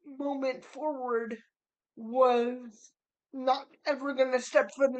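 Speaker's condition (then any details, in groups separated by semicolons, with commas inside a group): Cerebral palsy; spastic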